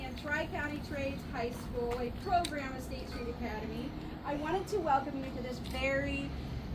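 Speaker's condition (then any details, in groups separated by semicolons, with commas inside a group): No condition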